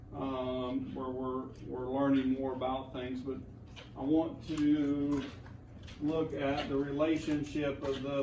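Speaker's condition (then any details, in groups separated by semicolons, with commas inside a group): No condition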